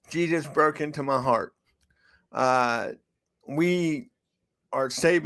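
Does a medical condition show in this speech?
Yes: cerebral palsy; from birth.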